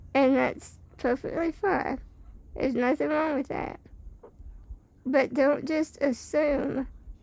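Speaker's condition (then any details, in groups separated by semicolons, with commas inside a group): Spinal muscular atrophy type 2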